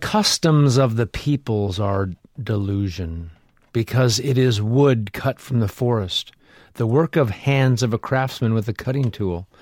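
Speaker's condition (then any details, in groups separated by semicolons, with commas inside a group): No condition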